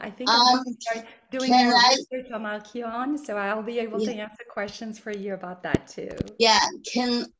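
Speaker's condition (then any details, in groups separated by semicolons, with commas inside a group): No condition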